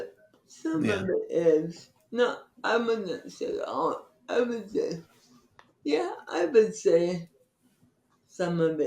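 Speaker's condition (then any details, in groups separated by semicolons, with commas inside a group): Cerebral palsy; from birth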